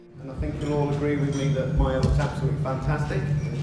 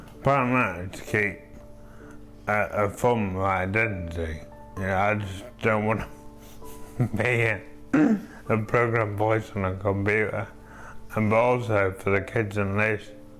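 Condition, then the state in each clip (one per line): Motor neurone disease
Before illness, wedding speech
Three years after diagnosis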